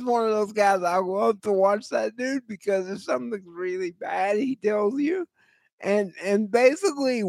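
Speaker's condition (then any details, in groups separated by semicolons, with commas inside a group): Cerebral palsy; voice always shot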